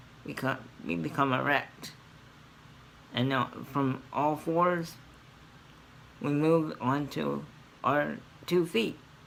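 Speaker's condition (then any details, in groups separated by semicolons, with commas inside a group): Cerebral palsy; scoliosis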